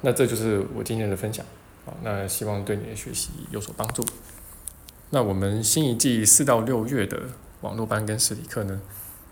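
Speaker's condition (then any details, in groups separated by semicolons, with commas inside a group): No condition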